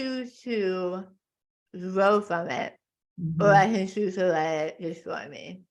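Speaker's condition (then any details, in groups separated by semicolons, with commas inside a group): Tongue cancer; stage four tongue carcinoma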